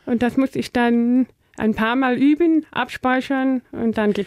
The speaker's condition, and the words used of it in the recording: Deafness. Und dadurch, dass wir halt auch Schwierigkeiten haben, mit den Hörenden zu kommunizieren, weil nicht alle können jetzt so gut reden wie ich.